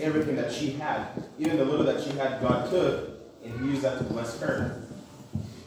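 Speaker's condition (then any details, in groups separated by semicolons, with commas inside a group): No condition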